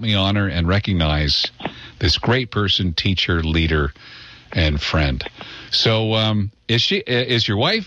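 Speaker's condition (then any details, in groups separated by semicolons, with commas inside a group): No condition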